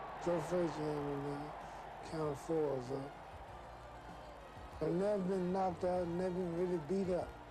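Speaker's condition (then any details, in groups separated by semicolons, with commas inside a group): Parkinson's syndrome; sometimes slurred speech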